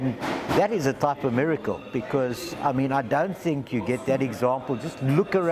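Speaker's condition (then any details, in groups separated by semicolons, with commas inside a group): No condition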